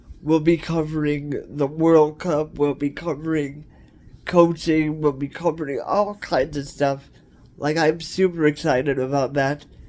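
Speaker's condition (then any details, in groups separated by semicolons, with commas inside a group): Cerebral palsy; cerebral palsy, wheelchair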